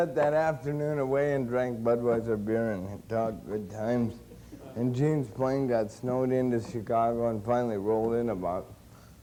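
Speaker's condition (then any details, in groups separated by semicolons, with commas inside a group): Cerebral palsy; since birth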